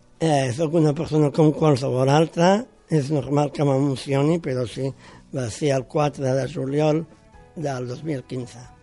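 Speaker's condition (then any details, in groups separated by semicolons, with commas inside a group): Down syndrome; congenital, born with it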